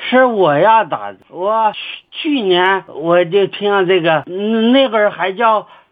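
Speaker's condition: Cerebellar atrophy; onset age 14 to 15, possibly head trauma, nearly paralyzed, cannot care for self, disabled; speech sounds somewhat different from ordinary people

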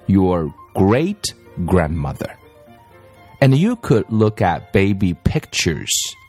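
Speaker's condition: No condition

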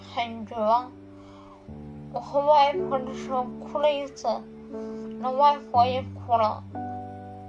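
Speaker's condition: Cerebellar atrophy, hereditary; slurred, muffled articulation, tongue not nimble, listeners struggle to understand

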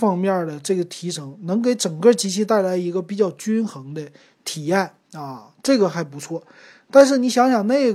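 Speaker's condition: No condition

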